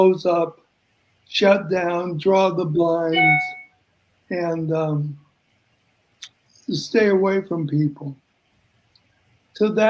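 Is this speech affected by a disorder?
Yes: ALS; mainly affects voice and breathing.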